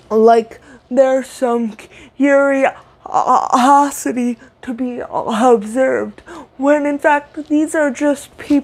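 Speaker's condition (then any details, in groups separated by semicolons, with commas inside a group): Cerebral palsy; speech affected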